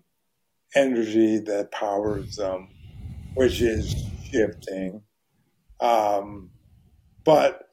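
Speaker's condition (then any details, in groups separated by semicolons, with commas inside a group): ALS; voice very hoarse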